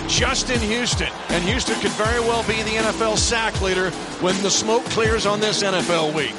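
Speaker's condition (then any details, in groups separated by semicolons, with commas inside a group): No condition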